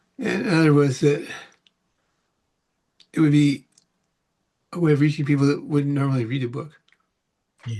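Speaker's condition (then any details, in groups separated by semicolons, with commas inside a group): Parkinson's; about 18 years since onset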